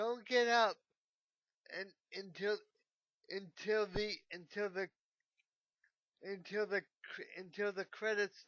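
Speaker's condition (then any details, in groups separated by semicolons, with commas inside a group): Cerebral palsy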